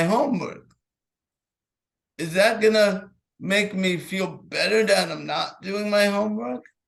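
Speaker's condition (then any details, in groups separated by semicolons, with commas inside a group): Cerebral palsy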